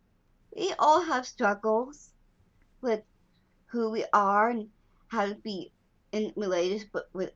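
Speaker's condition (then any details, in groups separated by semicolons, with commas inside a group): Down syndrome; lifelong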